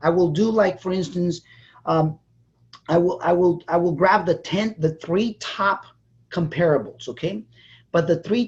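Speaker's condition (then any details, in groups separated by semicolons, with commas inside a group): No condition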